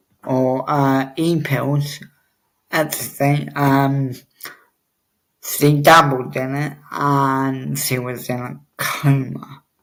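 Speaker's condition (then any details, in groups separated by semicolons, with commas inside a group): Cerebral palsy; wheelchair user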